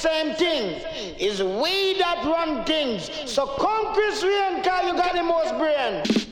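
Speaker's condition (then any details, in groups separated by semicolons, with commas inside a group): No condition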